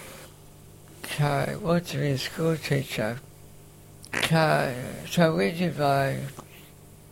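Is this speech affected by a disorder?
Yes: facioscapulohumeral muscular dystrophy, facioscapulohumeral (FSHD).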